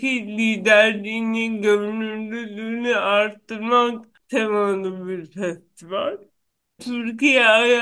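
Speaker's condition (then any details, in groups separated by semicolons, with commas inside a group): Cerebral palsy; onset at birth from birth complications, neurological, affects gross and fine motor muscle systems, no known cure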